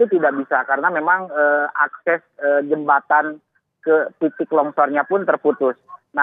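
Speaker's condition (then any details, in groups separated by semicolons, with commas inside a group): No condition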